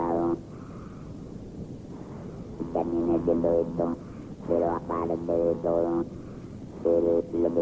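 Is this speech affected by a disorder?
Yes: laryngectomy; after laryngeal cancer.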